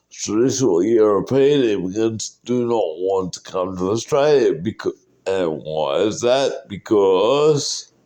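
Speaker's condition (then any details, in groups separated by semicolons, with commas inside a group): Cerebral palsy; uses wheelchair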